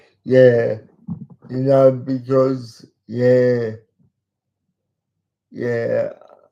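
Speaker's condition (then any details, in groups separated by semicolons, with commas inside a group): Cerebral palsy; talks slowly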